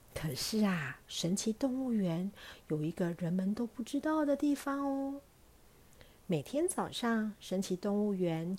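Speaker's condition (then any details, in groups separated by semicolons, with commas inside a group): No condition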